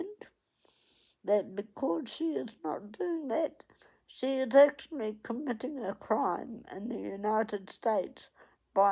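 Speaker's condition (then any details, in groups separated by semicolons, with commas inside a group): Cerebral palsy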